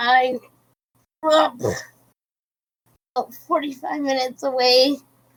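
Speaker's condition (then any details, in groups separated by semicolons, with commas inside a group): Cerebral palsy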